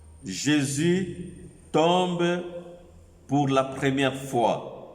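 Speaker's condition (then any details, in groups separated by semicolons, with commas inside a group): No condition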